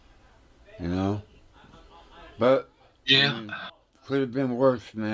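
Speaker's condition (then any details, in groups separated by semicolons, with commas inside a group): Tongue cancer; tongue tumor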